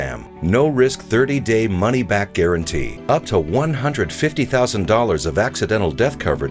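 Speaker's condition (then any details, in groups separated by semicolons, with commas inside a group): No condition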